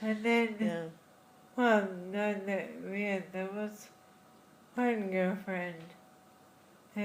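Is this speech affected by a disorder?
Yes: Friedreich's ataxia; diagnosed in childhood.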